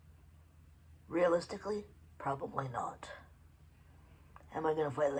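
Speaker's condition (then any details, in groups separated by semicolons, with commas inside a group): Cerebral palsy; predominantly physical; about four decades, functional decline, uses sit-to-stand lift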